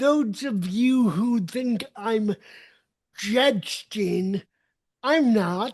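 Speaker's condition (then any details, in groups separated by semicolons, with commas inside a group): Cerebral palsy; uses walker and wheelchair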